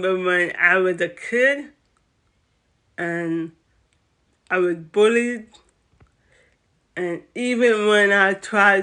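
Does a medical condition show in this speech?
Yes: cerebral palsy.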